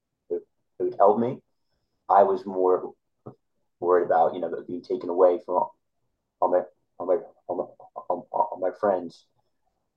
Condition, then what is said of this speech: Stuttering. Sometimes I do a lot of small talk where I know that I can avoid stuttering,